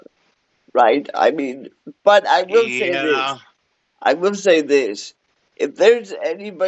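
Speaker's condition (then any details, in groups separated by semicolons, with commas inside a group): Cerebral palsy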